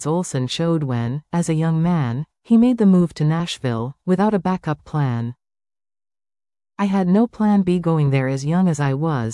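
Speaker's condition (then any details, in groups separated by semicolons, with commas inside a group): No condition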